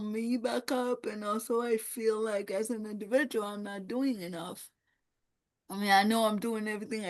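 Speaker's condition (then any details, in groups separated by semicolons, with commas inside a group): Cerebral palsy; no gross or fine motor skills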